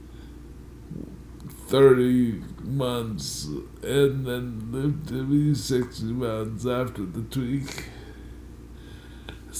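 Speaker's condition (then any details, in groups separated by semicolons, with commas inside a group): Multiple sclerosis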